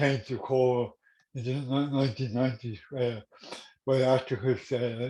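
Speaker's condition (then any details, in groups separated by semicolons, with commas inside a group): Cerebral palsy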